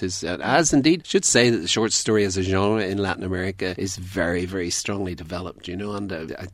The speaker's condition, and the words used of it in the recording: None; typical speech.